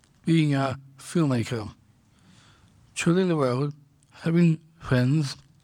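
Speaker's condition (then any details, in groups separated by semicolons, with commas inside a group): Down syndrome; congenital, diagnosed at birth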